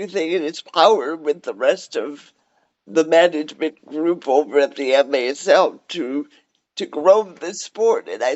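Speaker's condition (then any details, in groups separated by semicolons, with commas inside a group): Cerebral palsy; cerebral palsy, wheelchair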